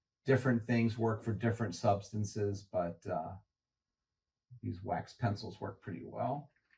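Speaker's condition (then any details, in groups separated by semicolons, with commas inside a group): No condition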